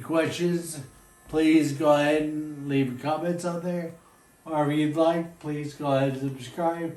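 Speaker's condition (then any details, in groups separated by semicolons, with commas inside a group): Friedreich's ataxia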